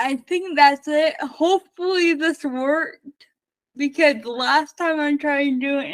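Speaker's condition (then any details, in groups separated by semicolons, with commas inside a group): Spastic cerebral palsy, mixed; mixed type, mostly spastic, involuntary jerking movements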